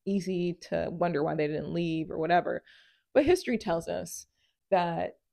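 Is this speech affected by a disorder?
No.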